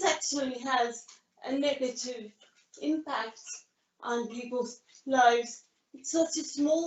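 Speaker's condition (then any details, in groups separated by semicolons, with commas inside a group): Cerebral palsy; caused by grade one brain bleed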